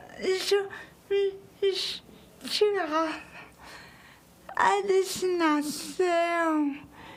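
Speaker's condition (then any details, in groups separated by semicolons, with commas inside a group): Cerebral palsy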